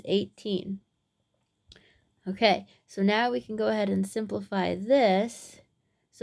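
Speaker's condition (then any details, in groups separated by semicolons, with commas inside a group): No condition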